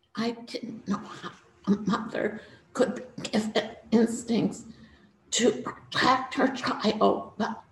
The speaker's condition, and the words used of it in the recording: Spasmodic dysphonia. As many of you know, I have trouble speaking.